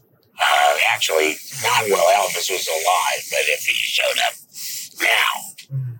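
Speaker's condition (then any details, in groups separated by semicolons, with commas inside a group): Laryngectomy; 6.5 days intensive care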